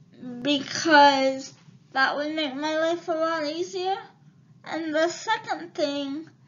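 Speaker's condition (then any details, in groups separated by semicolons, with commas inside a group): Cerebral palsy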